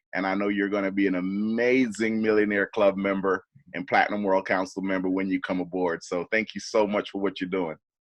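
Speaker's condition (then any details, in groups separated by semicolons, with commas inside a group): No condition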